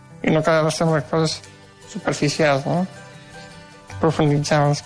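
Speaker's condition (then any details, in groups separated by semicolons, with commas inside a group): Duchenne muscular dystrophy; housebound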